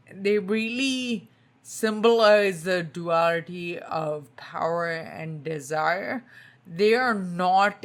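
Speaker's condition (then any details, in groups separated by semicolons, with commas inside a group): Spinocerebellar ataxia type 2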